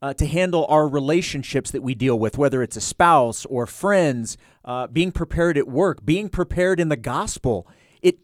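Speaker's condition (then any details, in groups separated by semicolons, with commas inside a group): No condition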